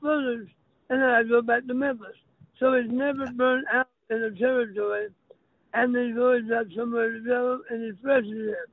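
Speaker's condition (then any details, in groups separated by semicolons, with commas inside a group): Throat cancer; voice box kept, lasting impact on throat and speech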